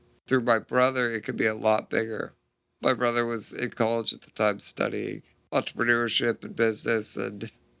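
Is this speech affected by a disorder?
Yes: Duchenne muscular dystrophy; wheelchair since age 12.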